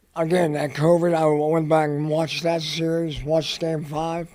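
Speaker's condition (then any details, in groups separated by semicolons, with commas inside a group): Head and neck cancer; dry throat, dry mouth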